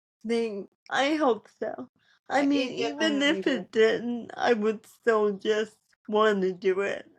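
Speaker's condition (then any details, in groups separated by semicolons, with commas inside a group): Cerebral palsy; speech therapy as child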